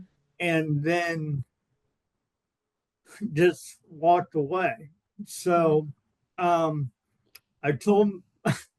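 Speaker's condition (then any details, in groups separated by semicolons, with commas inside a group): Cerebral palsy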